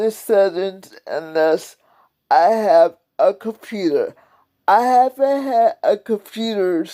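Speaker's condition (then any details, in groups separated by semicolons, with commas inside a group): Cerebral palsy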